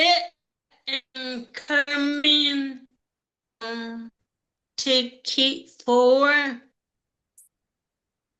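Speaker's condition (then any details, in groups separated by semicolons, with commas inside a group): Cerebral palsy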